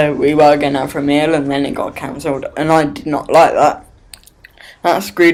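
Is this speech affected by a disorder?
Yes: cerebral palsy.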